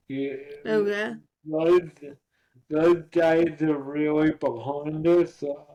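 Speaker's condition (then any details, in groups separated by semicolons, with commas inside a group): Cerebral palsy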